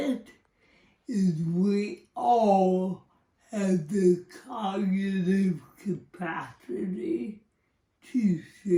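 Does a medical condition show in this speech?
Yes: cerebral palsy; speech impairment.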